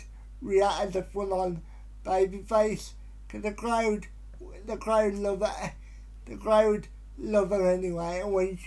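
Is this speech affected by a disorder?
Yes: cerebral palsy.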